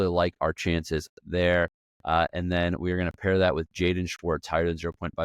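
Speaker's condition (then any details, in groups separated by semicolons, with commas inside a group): No condition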